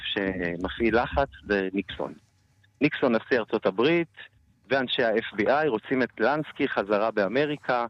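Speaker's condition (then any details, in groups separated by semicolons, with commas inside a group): No condition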